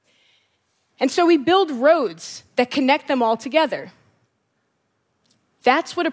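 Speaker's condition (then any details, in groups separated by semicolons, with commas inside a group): No condition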